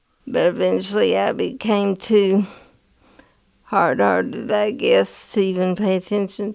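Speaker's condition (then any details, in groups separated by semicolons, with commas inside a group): Parkinson's disease; onset early 50s, first sign full body tremor and fall, Requip treatment, dose raised over years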